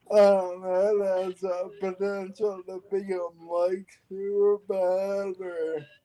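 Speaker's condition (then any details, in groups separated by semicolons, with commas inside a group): Friedreich's ataxia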